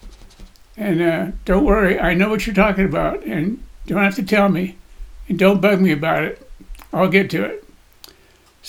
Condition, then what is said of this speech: Parkinson's disease. So I'm dealing with Parkinson's disease, so my voice shakes, I shake, I'm all over the place, but you guys are just going to have to put up with it.